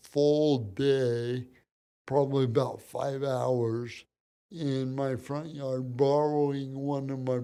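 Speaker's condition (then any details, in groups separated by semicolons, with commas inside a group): Cerebral palsy; from birth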